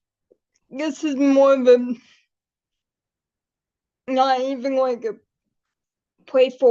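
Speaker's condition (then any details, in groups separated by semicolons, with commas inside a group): Cerebral palsy; able to articulate and speak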